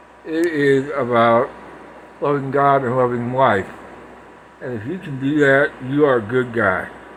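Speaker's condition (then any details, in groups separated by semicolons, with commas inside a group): Parkinson's; speech impediment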